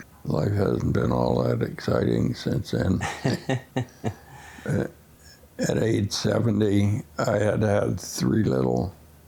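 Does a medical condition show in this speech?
Yes: essential tremor; lifelong tremor, deep brain stimulation implant.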